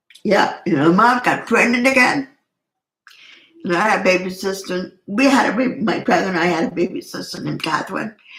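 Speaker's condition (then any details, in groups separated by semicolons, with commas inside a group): Cerebral palsy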